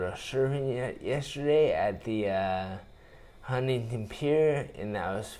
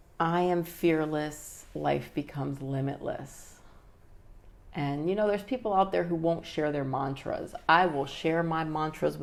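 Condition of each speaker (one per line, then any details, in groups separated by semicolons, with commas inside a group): Traumatic brain injury
No condition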